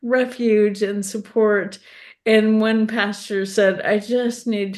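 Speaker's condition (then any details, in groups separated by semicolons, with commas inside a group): ALS; specialist-confirmed diagnosis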